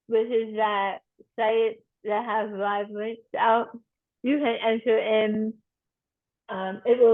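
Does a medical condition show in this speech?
Yes: tongue cancer surgery and reconstruction.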